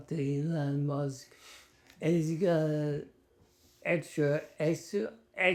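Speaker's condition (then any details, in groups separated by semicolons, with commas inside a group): ALS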